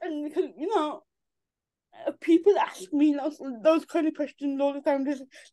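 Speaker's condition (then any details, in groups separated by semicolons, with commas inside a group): Cerebral palsy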